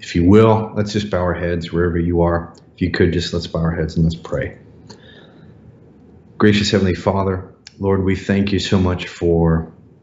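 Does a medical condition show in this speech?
No.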